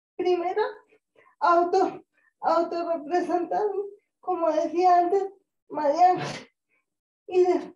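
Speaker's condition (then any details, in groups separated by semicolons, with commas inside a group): Cerebral palsy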